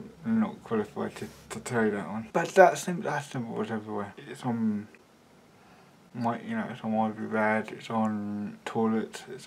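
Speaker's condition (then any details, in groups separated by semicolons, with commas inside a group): Cerebral palsy, mild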